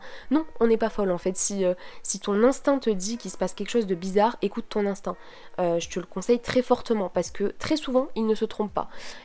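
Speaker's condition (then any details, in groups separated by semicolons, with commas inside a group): No condition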